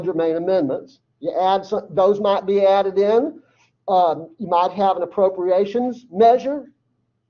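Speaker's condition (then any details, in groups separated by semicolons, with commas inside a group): No condition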